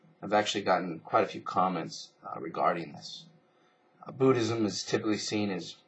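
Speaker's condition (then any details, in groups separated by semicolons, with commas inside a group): No condition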